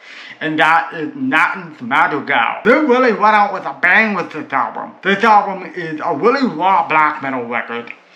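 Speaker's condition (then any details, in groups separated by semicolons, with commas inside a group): Cerebral palsy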